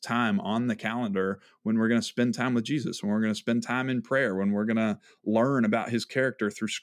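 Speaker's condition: No condition

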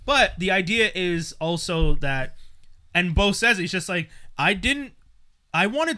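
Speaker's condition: No condition

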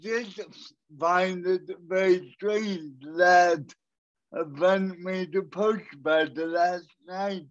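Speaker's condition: Cerebral palsy; walking distance much reduced compared with before, suspects condition is progressive

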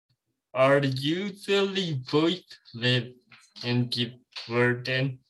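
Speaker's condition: Cerebral palsy

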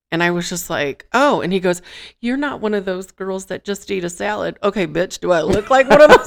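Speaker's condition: No condition

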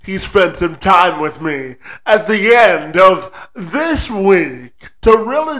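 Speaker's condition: Cerebral palsy; from birth

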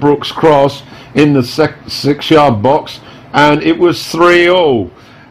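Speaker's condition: No condition

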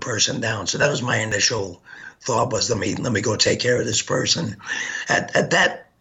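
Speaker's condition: Gunshot injury to voice box; shot 15 times

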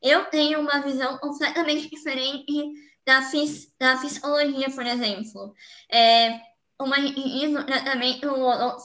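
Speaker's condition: Cleft lip and palate; care at Bauru and Joinville Centrinhos, long speech therapy, home exercises; residual hypernasality, nasal air escape likely to increase after surgery, voice still needs improvement

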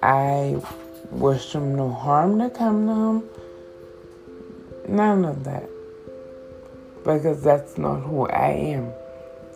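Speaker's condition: Stroke with stutter; cannot move

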